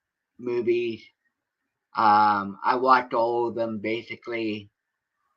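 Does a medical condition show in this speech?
Yes: cerebral palsy.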